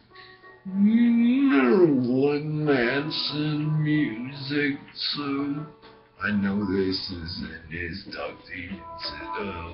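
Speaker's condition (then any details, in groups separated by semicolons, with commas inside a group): Brain injury; bicycle accident head injury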